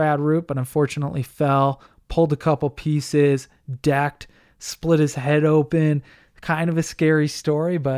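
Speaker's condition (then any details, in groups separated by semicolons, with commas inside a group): No condition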